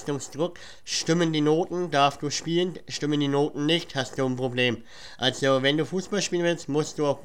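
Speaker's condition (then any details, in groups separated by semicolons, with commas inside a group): Cleft palate; cleft palate present since childhood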